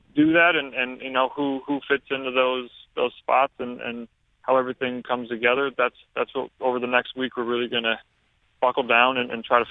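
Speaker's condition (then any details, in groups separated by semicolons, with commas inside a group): No condition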